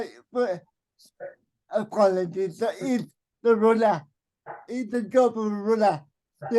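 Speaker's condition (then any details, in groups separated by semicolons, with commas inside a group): Cerebral palsy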